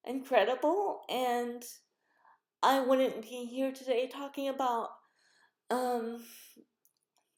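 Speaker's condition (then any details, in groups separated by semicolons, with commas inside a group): Cerebral palsy; stroke at birth, premature, spasticity, fine motor and transfer difficulty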